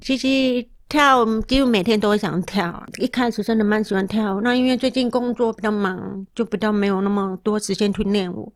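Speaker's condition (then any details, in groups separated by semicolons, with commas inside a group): Moderate-to-severe hearing loss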